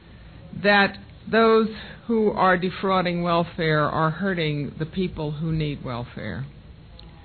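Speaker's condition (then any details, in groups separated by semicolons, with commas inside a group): No condition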